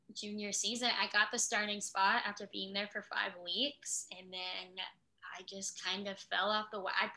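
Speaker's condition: Cleft lip and palate; last cleft surgery four in one

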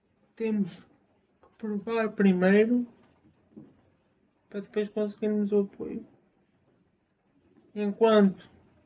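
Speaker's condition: Spastic cerebral palsy; spastic motor type

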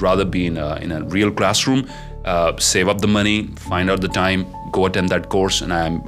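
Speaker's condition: No condition

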